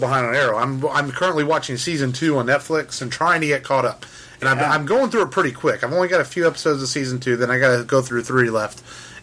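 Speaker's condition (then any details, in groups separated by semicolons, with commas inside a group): No condition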